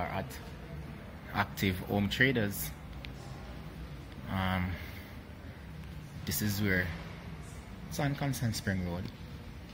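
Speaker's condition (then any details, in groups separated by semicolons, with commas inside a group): No condition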